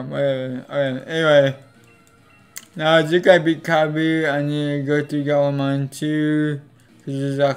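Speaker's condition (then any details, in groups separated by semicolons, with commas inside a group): Cerebral palsy; affects legs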